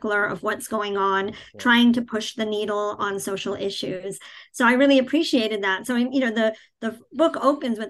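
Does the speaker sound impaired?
Yes: cleft palate, cleft palate without cleft lip; childhood articulation problems, hard to understand, years with speech pathologist, speaking Hindi discouraged by early doctors, therapists.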